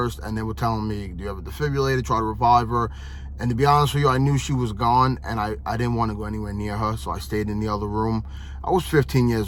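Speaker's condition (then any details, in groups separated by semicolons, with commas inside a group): No condition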